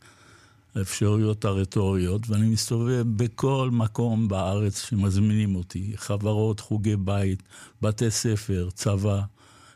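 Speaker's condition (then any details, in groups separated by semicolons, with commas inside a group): Parkinson's disease; recently diagnosed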